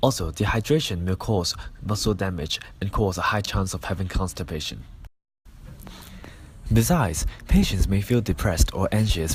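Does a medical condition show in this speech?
No.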